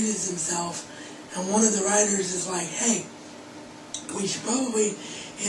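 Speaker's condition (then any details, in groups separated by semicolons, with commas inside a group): Cerebral palsy; wheelchair bound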